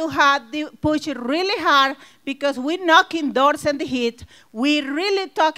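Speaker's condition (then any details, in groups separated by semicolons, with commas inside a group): No condition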